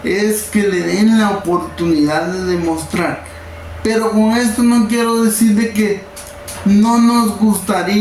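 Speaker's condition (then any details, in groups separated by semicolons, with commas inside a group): Cerebral palsy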